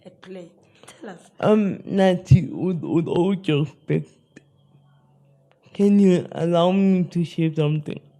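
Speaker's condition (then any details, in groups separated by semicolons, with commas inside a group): Spastic cerebral palsy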